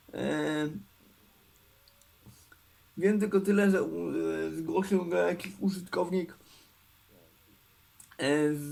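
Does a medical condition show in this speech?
Yes: cerebral palsy; uses wheelchair.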